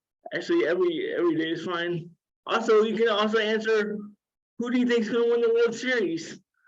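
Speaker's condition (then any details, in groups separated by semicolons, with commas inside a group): Cerebral palsy, severe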